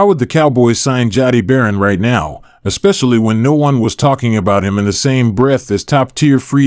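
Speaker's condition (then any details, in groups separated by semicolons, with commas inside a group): No condition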